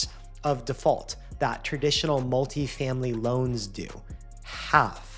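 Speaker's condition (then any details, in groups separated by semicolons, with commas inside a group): No condition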